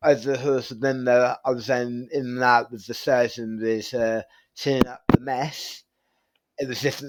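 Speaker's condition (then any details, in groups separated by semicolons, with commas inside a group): Tongue cancer surgery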